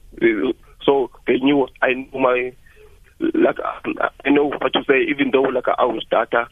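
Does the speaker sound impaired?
Yes: stuttering; stuttering since age 6, through school, worse at University of Cape Town introducing self, speaking before groups; speech therapy with Tina Lillian in Gauteng, coach Heather Wilkinson in Cape Town, slow reading, breathing, phone training; spoke fast before therapy, records own phone speech, no stuttering when singing, now speaks daily on phone; here prolonged sounds.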